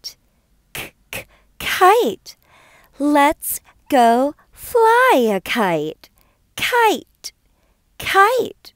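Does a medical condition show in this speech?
No.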